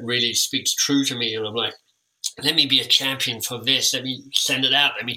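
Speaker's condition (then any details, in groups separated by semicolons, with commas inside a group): Cleft lip and palate; time with an orthodontist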